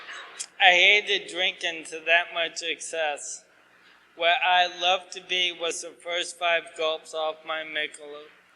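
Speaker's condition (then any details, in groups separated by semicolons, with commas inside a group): ALS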